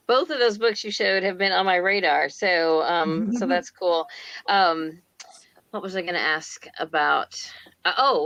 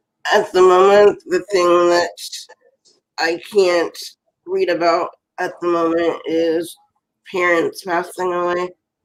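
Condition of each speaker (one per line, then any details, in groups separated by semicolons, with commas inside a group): No condition
Cerebral palsy; from birth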